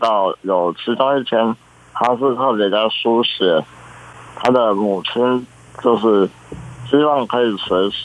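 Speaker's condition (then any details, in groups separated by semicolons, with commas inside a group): Congenital muscular dystrophy; present from birth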